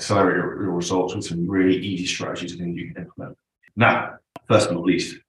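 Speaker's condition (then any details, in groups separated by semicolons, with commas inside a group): No condition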